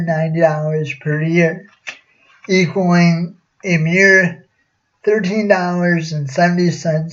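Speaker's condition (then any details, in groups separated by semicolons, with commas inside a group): Cerebral palsy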